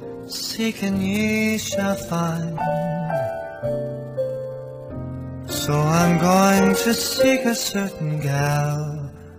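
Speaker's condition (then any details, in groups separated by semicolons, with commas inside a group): No condition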